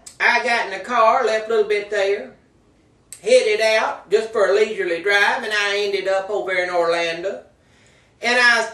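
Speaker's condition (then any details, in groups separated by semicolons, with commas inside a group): No condition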